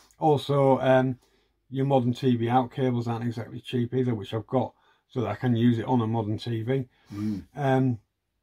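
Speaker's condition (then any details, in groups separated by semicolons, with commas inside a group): No condition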